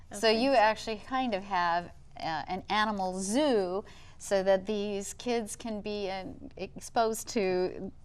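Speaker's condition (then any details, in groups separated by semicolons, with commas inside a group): No condition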